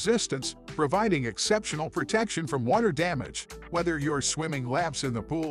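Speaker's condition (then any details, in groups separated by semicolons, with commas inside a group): No condition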